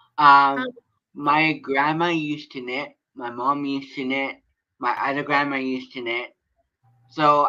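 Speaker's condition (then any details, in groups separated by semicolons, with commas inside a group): Cerebral palsy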